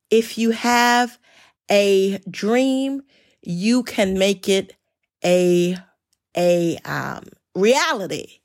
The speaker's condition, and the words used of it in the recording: Stuttering. Just a quick disclaimer, I do stutter.